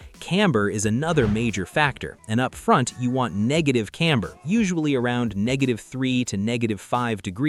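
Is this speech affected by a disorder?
No.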